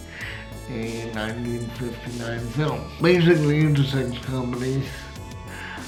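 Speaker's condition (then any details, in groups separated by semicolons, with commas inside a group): Cerebral palsy, spastic, severe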